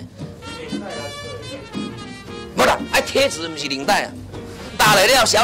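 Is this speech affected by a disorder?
No.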